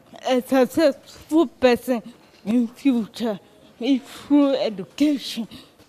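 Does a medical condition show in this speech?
Yes: cerebral palsy; diagnosed at age six.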